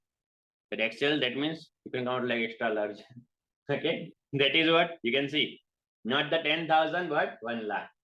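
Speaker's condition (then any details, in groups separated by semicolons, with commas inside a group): No condition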